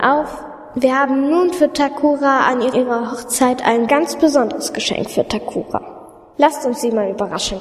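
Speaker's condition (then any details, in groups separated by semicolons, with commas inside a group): No condition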